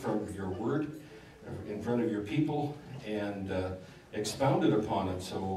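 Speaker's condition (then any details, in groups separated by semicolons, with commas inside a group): No condition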